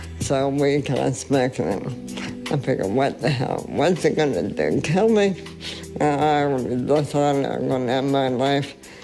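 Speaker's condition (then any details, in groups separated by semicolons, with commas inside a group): ALS; about 26 years since diagnosis, finger-to-nose test only sometimes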